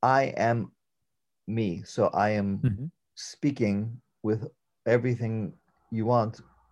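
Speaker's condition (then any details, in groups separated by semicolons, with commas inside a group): Aphasia after stroke; stroke with clotting during surgery at 33, right arm paralysed, first 3-4 months foggy; communicating sometimes challenging, communicates differently, thinks fine but speaking affected, about one year to adjust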